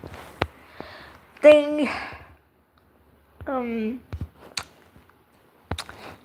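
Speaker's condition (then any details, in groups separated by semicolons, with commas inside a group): Cerebral palsy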